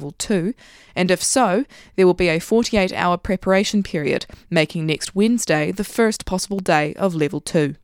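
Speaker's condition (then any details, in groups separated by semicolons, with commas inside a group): No condition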